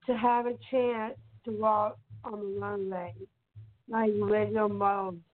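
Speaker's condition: Down syndrome; congenital, present since birth

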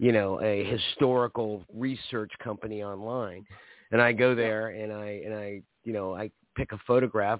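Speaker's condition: No condition

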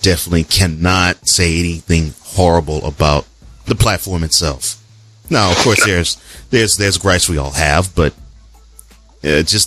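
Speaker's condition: No condition

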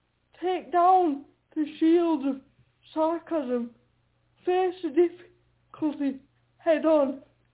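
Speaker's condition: Quadriplegic cerebral palsy; uses a wheelchair, left hand largely useless, concentration issues

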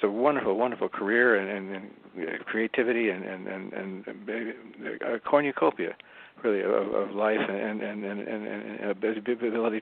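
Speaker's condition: Parkinson's disease; some years before recording

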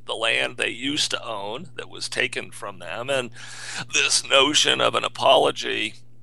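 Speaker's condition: Spasmodic dysphonia; periodic Botox injections into throat as temporary muscle relaxant, calming practices improve voice

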